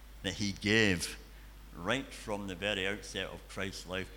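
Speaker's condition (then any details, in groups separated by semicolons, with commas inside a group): Cleft palate and cleft lip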